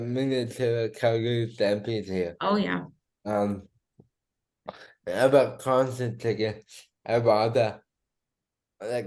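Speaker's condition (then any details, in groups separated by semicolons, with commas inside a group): Cerebral palsy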